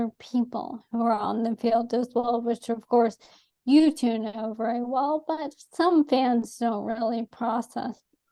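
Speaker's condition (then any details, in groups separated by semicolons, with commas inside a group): ALS; atypical case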